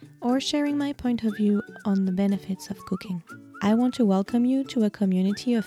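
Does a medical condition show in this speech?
No.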